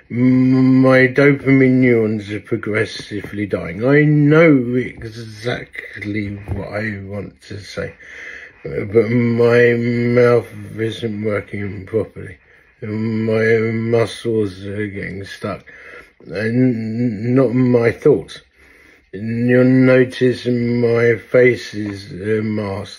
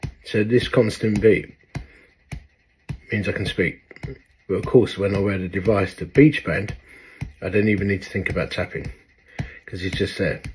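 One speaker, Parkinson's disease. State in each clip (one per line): Off state without rhythmic tapping cue
Off state with rhythmic tapping cue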